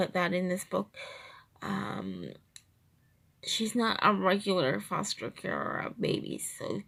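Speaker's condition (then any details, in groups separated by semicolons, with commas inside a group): Cerebral palsy, triplegia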